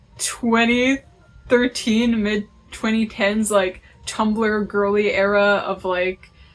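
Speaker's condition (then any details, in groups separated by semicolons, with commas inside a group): No condition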